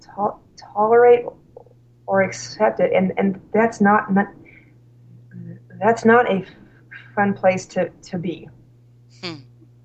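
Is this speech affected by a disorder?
Yes: stuttering; severe stuttering at college start, fluency temporarily improved by drinking alcohol, works as school slp; stutters openly, cannot hide it, discloses stuttering to parents, feels in control; noticeable stuttering that cannot be hidden, more fluent when drinking then; here repeated sounds, blocks.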